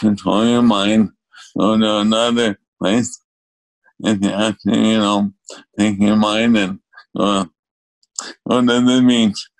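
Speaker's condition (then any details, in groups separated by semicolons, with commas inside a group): ALS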